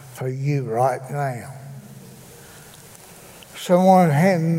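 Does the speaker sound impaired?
Yes: cerebral palsy; present from birth.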